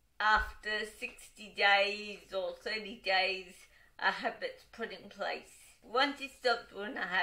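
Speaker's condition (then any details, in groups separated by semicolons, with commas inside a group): Cerebral palsy, dystonic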